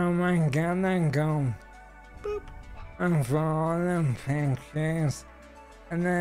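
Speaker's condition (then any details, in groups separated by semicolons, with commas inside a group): ALS; stem cell treatment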